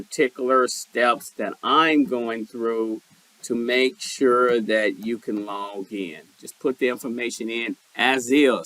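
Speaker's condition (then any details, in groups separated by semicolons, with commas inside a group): No condition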